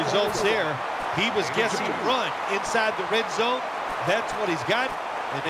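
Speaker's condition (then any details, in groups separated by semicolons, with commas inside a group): No condition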